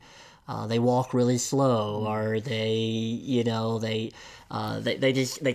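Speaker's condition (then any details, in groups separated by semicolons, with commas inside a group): Cleft lip and palate; congenital, present from birth; listener heard 'palate' as 'pilot', self-described enunciation not always good, attributed to being from Tennessee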